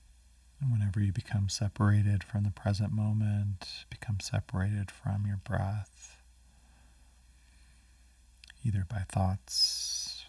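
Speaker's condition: No condition

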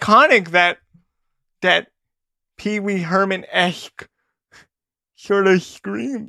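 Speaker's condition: Cerebral palsy; fast talking radio voice

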